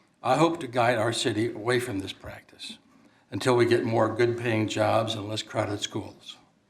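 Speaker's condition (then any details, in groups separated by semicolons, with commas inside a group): No condition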